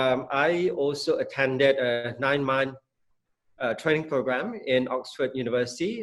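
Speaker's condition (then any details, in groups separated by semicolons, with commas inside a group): No condition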